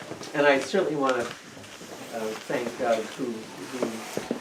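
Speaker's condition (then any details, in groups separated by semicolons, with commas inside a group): No condition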